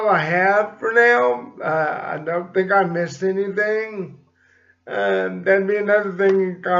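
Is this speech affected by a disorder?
Yes: cerebral palsy; slight speech impediment.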